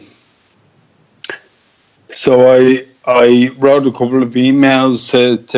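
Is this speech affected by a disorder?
Yes: ataxia; Friedreich's type, balance affected; diagnosed about five years ago, symptomatic since teens; speech affected, must concentrate to speak clearly.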